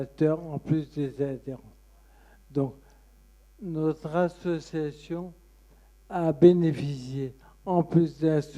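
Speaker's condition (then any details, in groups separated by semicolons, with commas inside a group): Friedreich's ataxia; speech therapy; effortful speech, effort to stand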